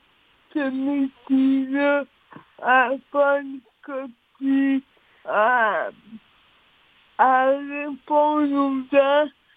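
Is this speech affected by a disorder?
Yes: cerebral palsy; speech affected, listeners must pay attention to follow.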